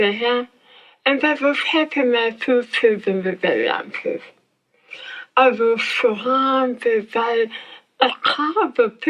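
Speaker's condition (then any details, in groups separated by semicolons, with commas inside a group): Tongue cancer surgery; tongue squamous cell cancer, tongue removed and reconstructed with leg bone; diagnosed years ago; speech impaired after surgery, hard to understand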